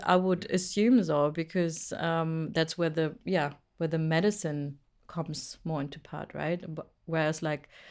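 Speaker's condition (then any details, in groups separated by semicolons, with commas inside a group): No condition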